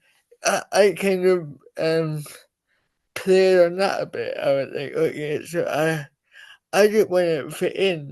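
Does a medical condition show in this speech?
Yes: cerebral palsy.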